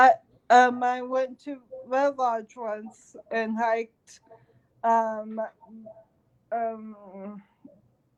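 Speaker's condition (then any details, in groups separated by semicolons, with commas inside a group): Cerebral palsy; since birth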